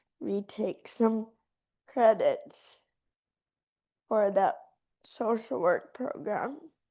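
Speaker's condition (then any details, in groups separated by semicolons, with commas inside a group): Cerebral palsy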